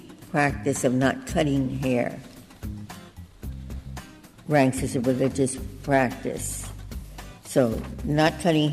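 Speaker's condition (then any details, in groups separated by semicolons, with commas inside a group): No condition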